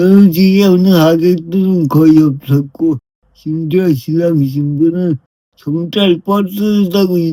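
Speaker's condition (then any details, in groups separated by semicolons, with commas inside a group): Brain lesion disability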